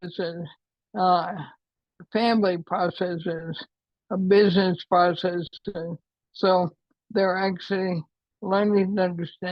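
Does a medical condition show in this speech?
Yes: ALS; trouble speaking, voice affected.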